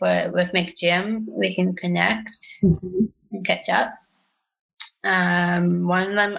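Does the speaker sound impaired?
Yes: Down syndrome; adult woman.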